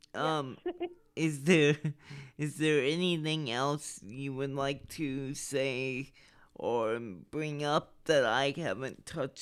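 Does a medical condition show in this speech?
Yes: cerebral palsy.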